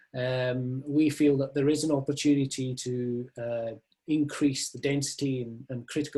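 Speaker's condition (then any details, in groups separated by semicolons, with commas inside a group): No condition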